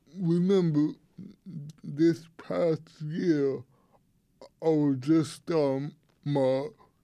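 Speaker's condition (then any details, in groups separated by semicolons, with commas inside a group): Cerebral palsy; congenital, tight muscles, affects walking and hands, past physical therapy for hand use; affects speaking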